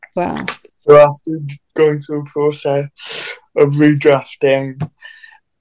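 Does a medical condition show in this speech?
Yes: cerebral palsy; different form from co-guest Bradleigh's.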